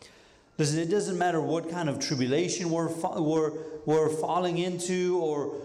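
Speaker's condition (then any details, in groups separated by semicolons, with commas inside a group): No condition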